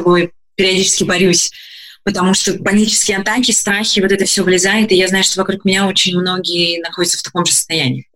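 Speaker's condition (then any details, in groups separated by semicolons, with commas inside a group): No condition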